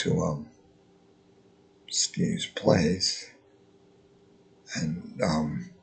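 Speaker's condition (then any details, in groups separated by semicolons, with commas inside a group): Multiple sclerosis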